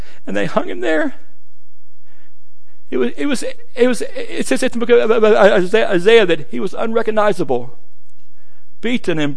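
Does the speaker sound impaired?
Yes: stuttering; struggled with it for a while, adults at gadsdale said stutter barred preaching; stuttering amount varies, heavy stuttering greatly lengthens speaking time; here repeated sounds.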